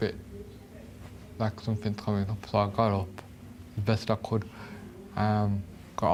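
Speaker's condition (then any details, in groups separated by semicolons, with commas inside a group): Cerebral palsy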